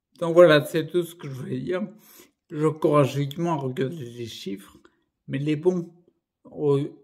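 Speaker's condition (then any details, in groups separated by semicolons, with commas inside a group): Primary progressive multiple sclerosis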